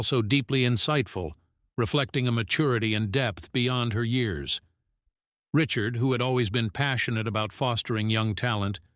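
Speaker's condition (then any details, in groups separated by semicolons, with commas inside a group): No condition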